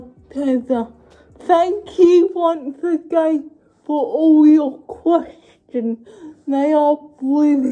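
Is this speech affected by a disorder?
Yes: cerebral palsy.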